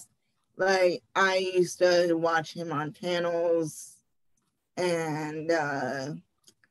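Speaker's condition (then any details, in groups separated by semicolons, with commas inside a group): Cerebral palsy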